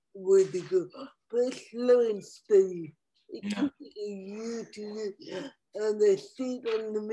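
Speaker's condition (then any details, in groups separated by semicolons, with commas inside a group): Cerebral palsy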